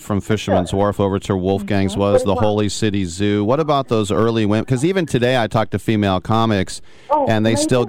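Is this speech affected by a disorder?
No.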